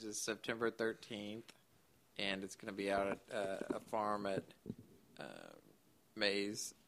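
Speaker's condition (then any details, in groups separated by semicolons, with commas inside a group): Duchenne muscular dystrophy; terminal, progressive muscle disease, smuggled steroids in sixth grade, physical therapy; age 28, past usual life expectancy of 21, stem cell therapy in Costa Rica since about six years ago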